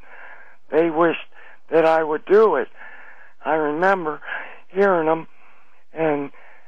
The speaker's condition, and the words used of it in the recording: Throat cancer. You have some throat issues or something.